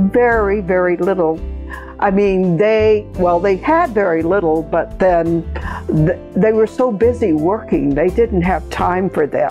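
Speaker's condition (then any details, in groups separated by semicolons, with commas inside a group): No condition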